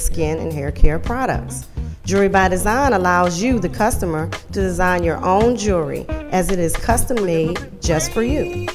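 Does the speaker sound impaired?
No.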